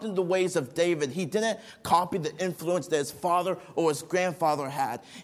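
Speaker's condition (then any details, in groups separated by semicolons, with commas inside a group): No condition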